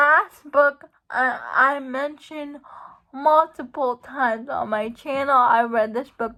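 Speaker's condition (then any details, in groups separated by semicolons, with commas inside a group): Cerebral palsy; uses wheelchair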